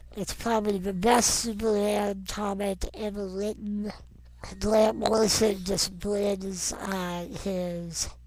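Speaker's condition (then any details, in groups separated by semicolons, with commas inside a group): Non-progressive muscular dystrophy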